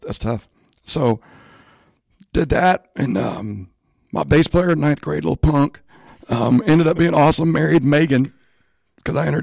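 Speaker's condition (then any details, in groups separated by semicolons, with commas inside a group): Spasmodic dysphonia; in speech therapy with doctors, band crowns off for medical year; voice issue, asks listeners to excuse voice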